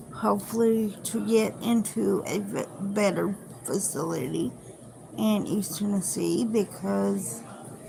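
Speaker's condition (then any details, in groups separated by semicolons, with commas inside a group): Cerebral palsy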